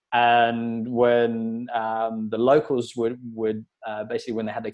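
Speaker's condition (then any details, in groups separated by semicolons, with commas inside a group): Stuttering; very nervous with public speaking, doing podcast and live videos to ease it; repeated sounds, prolonged sounds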